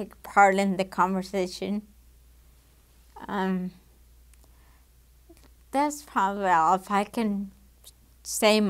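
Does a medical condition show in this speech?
Yes: damaged diaphragm.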